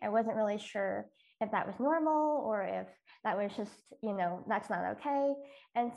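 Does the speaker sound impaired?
Yes: cleft lip and palate; multiple surgeries on face and mouth.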